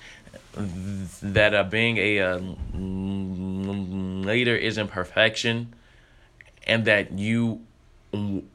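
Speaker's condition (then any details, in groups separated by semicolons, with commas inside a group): Stuttering; stutter since early childhood, present in pre-k at Edna Row Elementary, formerly used a click sound; gotten better over the years, high school freshman, theater and musicals built speaking confidence; pauses and gets stuck, easier when rehearsed or singing, still stutters on stage; prolonged sounds, blocks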